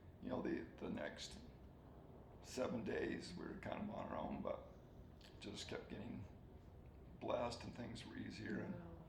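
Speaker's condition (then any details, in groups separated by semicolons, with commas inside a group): ALS; slow-progressing form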